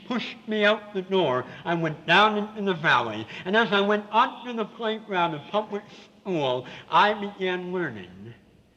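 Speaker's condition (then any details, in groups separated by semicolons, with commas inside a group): Severe cleft palate with lisp; congenital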